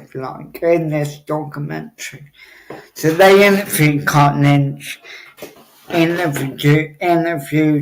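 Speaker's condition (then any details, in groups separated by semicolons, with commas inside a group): Cerebral palsy; obvious speech impediment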